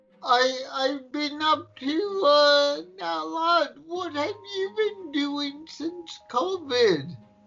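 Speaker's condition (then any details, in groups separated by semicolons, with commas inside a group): Cerebral palsy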